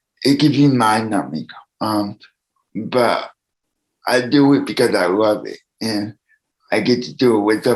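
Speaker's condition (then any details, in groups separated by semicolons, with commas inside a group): Cerebral palsy; needs assistance from others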